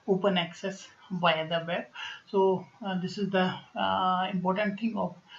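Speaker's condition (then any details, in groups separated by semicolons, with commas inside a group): No condition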